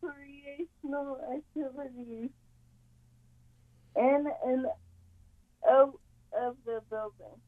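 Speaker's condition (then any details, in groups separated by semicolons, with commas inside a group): Cerebral palsy; yoga exercises including breathing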